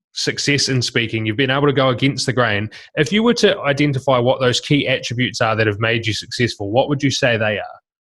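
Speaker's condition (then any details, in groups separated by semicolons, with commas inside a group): No condition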